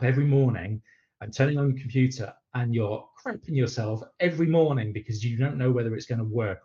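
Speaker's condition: No condition

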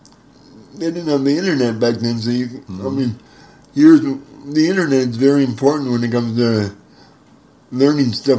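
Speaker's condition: Spastic cerebral palsy; present from birth, uses wheelchair, tight joints and legs, startles at loud noises, missed school year for surgery; worries about stuttering on some words, had speech therapy in school

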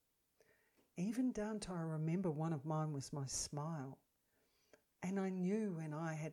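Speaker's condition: No condition

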